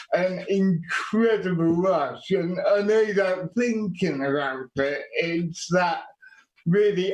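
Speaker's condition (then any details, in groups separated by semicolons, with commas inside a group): Quadriplegic cerebral palsy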